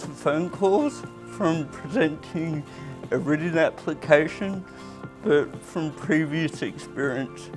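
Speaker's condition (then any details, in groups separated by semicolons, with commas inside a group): Cerebral palsy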